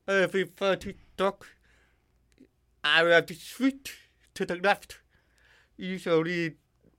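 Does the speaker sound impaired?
Yes: deafness; voice distorted when screaming at full volume, needs others' feedback on loudness.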